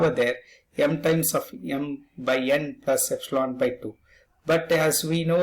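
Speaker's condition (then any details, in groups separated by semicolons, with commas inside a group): No condition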